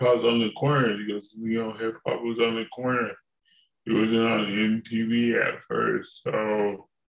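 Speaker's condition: Cerebral palsy; from birth

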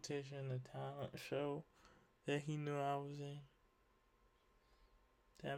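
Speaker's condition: Cerebral palsy; uses wheelchair

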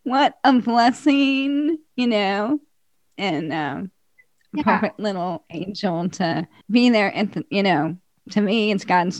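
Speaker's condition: ALS; ALS for over 17 years, progressive; voice already not great when podcast started, progressively worsening

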